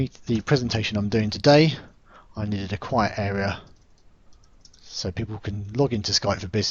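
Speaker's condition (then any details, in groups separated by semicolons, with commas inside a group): No condition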